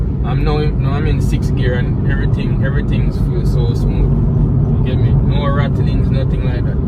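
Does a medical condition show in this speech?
No.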